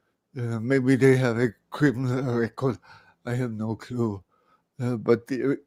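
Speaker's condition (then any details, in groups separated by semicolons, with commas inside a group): Cerebral palsy; present from birth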